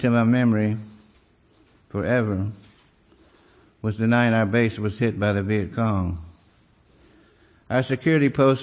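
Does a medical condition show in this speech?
Yes: Parkinson's disease; small handwriting.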